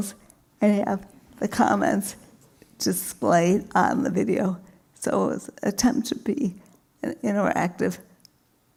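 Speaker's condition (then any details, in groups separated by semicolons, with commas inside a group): Multiple sclerosis; severe, progressive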